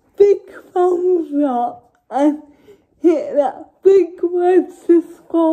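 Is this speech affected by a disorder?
Yes: cerebral palsy; uses feeding aid.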